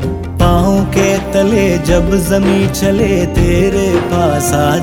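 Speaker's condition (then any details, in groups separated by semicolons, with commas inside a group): No condition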